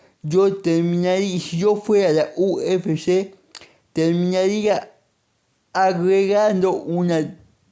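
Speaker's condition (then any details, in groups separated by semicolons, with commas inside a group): Cerebral palsy; monthly medication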